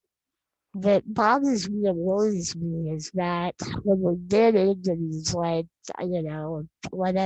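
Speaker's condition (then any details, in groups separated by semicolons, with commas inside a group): Non-progressive muscular dystrophy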